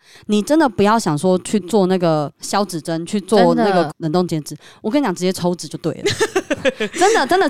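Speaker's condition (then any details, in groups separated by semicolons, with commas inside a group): Cleft lip and palate; childhood submucous cleft palate, underbite, orthodontics, orthognathic surgery advancing upper, retracting lower jaw, health-insurance covered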